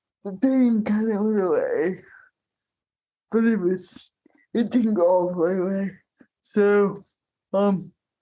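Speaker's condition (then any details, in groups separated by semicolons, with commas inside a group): Cerebral palsy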